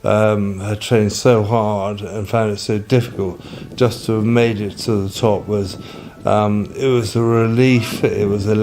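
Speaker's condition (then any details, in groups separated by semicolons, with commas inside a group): Motor neurone disease; speech difficulties, swallowing and breathing extremely difficult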